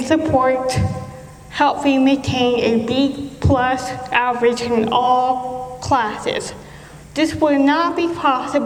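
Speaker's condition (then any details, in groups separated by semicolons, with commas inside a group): Cerebral palsy; speech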